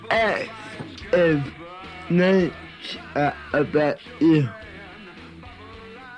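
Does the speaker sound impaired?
Yes: cerebral palsy; heard in archival footage from Netflix documentary Crip Camp, camper.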